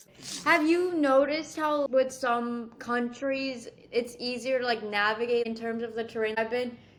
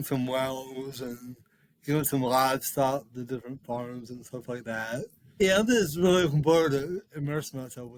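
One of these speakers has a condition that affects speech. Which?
The second: cerebral palsy; all four limbs, mainly upper body, coordination affected, implanted pump; childhood physical therapy, pump battery replaced periodically; speech affected.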